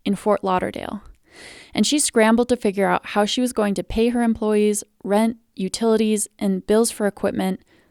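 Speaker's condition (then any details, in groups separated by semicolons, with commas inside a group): No condition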